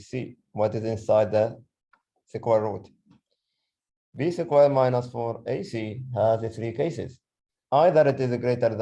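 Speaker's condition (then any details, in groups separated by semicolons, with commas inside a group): No condition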